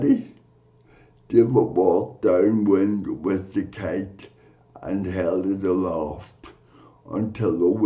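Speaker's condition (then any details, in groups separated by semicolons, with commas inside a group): Cerebral palsy; from birth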